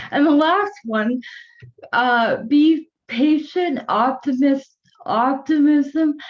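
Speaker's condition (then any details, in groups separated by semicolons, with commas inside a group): Cerebral palsy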